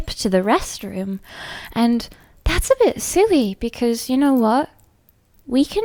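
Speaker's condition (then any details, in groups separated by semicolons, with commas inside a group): No condition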